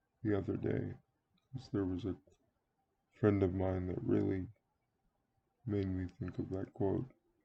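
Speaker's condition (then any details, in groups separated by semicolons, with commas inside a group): Cerebral palsy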